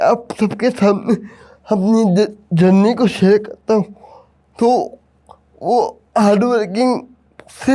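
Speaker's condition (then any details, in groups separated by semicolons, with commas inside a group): Cerebral palsy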